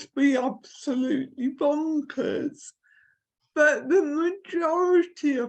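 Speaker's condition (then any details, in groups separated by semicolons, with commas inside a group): Cerebral palsy; from birth, affects limbs and neck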